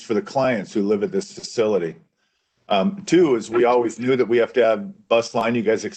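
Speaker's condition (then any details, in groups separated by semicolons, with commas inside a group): No condition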